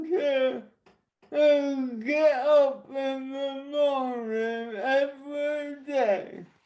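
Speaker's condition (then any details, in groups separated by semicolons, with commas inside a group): Traumatic brain injury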